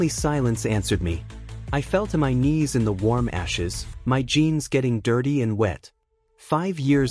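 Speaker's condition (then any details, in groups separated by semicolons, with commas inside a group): No condition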